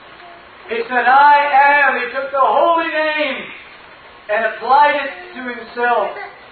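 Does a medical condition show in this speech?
No.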